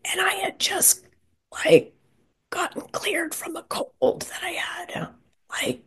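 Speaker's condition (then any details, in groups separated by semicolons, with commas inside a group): Spasmodic dysphonia; Jim Bostock's Vocal Freedom Program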